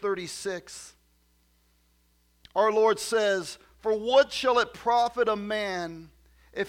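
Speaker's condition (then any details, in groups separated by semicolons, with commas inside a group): No condition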